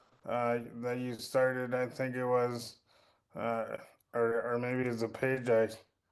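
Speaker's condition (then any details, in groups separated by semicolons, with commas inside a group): Cerebral palsy; since birth, birth complications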